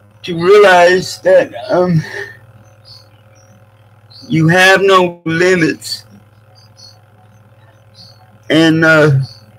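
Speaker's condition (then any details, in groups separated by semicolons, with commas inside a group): Cerebral palsy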